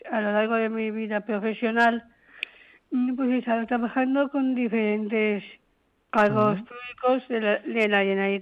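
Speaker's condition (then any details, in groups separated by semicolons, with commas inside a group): Down syndrome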